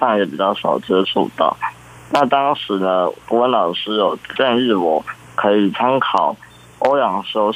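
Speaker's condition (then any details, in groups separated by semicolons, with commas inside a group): Congenital muscular dystrophy; present from birth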